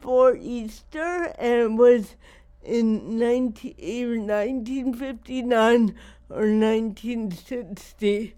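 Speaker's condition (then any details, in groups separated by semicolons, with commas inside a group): Cerebral palsy; wears down with age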